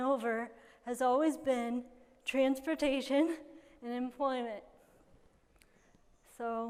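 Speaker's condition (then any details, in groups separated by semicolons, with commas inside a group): Cerebral palsy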